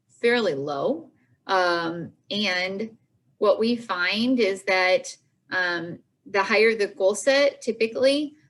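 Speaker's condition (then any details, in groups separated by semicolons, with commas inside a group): No condition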